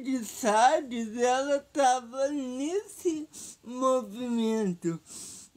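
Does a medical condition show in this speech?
Yes: paralysis.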